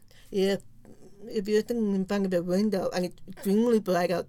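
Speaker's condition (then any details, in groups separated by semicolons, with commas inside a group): Profound deafness; wears hearing aid which helps, relies on lip-reading to understand, sits in front row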